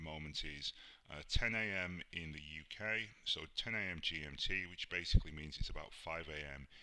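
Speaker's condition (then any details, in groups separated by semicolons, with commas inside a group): No condition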